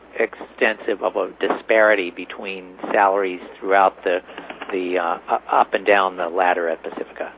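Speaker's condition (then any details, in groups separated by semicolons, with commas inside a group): No condition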